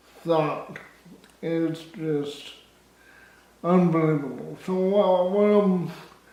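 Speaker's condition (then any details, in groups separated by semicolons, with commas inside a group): Cerebral palsy; spastic type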